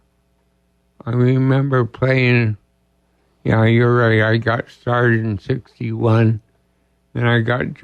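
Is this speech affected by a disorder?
Yes: ALS; diagnosed about two years ago.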